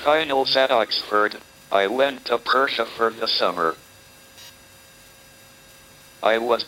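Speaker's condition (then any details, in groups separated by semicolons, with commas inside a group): Motor neurone disease, speech-generating device; diagnosed at age 21, atypical case, not MS, initially given couple of years to live, uses voice synthesizer; speaks only through speech synthesizer, synthesizer mispronounces some names, needs phonetic respelling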